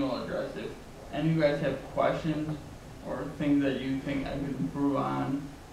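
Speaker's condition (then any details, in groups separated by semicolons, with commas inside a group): Traumatic brain injury; closed head injury; relearned talking through speech therapy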